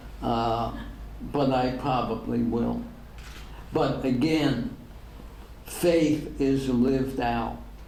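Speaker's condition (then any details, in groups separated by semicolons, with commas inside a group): ALS; degenerative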